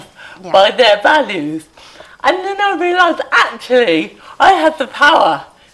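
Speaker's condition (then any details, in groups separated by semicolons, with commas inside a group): Cerebral palsy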